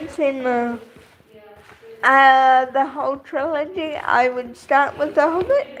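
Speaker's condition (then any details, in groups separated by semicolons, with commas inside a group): Cerebral palsy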